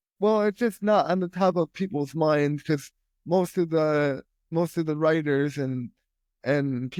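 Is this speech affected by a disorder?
Yes: spastic quadriplegia.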